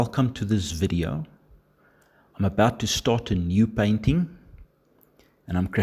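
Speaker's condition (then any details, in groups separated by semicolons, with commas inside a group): No condition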